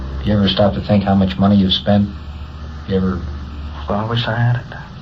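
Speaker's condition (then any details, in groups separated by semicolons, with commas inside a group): No condition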